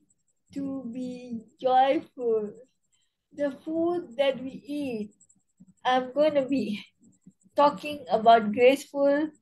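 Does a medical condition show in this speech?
Yes: cerebral palsy spastic quadriplegia.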